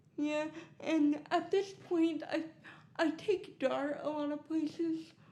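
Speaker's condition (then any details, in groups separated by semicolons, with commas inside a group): Cerebral palsy; core and balance affected, manual wheelchair, slow handwriting; physical therapy, walks with assistance, regresses without therapy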